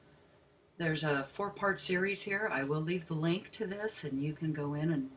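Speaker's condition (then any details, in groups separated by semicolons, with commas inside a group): No condition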